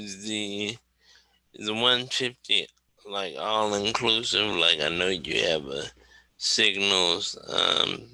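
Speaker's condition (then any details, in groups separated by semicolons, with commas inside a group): Cerebral palsy; wheelchair user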